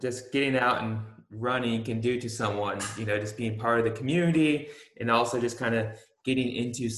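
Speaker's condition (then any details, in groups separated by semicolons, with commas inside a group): No condition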